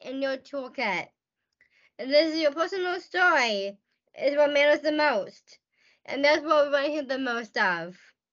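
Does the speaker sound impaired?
Yes: Down syndrome.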